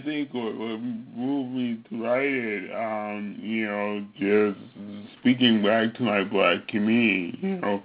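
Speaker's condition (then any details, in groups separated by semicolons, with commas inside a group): Cerebral palsy; visible to casting agents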